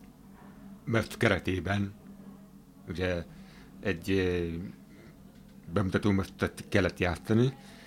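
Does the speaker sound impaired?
Yes: hearing impairment.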